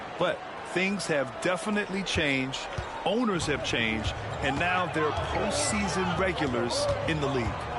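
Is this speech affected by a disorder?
No.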